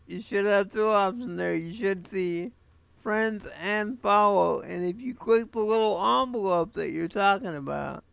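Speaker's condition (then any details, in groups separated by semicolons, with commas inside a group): Cerebral palsy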